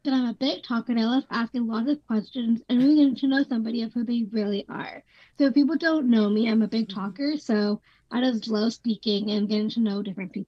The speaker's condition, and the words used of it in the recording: Down syndrome. My mom tells me all the time that I speak fast, so I don't know if I am or not.